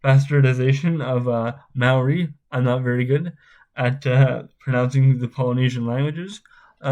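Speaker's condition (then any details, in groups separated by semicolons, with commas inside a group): Spastic cerebral palsy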